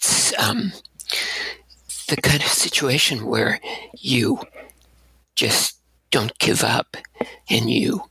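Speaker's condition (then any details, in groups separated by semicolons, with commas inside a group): Abductor spasmodic dysphonia; breathy voice, staccato speaking style, shaky tremor when syllables lengthened, voice worse during university years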